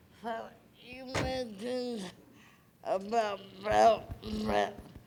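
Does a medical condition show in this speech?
Yes: cerebral palsy.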